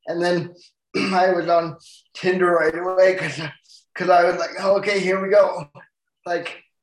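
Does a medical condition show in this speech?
Yes: cerebral palsy; full-time wheelchair user.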